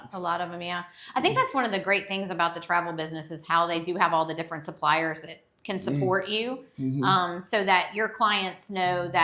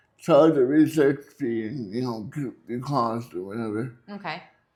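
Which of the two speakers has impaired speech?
The second: cerebral palsy.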